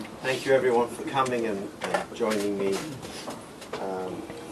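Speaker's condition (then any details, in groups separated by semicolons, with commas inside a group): No condition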